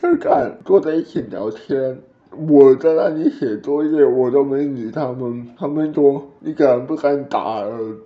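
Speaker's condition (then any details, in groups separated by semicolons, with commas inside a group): Cerebral palsy; childhood drooling from delayed saliva swallowing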